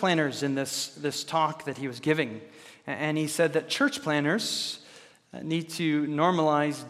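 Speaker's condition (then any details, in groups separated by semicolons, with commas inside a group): No condition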